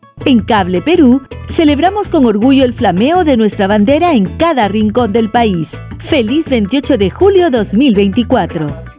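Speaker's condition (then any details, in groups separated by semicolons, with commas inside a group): No condition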